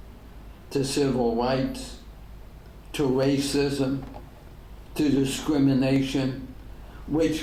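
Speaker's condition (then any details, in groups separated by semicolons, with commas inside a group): ALS; degenerative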